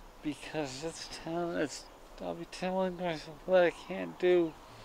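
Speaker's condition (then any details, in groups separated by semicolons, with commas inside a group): Parkinson's disease; brain surgery; 19 years since onset, recumbent cycling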